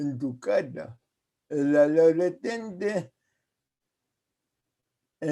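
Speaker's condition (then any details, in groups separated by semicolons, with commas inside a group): Cerebral palsy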